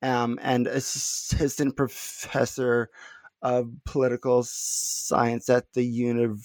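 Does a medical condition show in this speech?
Yes: stuttering; not stuttering much at time of recording; here prolonged sounds.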